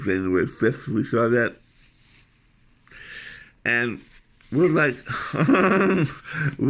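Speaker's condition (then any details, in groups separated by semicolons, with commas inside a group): Tongue cancer surgery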